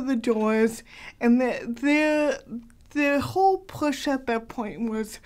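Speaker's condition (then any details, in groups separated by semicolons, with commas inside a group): Cerebral palsy, mild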